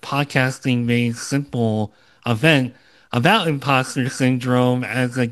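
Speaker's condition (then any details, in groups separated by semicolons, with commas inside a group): Cleft lip and palate; part of rare Opitz GBBB syndrome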